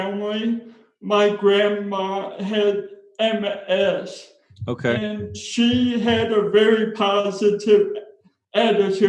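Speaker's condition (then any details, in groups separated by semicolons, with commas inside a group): Spastic cerebral palsy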